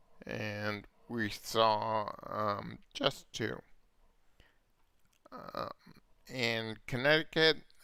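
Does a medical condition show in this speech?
Yes: multiple sclerosis.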